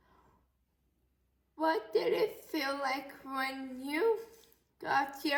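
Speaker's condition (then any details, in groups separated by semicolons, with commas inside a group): Cerebral palsy; affects muscles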